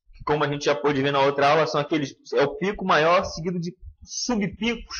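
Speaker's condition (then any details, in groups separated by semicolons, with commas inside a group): No condition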